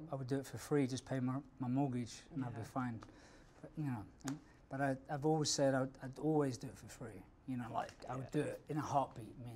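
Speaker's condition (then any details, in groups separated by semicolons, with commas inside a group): No condition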